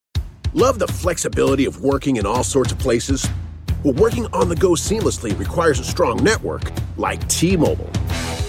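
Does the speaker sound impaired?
No.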